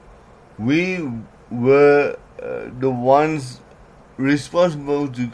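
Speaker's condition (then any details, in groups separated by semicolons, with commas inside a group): Cerebral palsy; myasthenia gravis muscle fatigue, breathing weakness, sometimes out of breath, uses oxygen machine, on medication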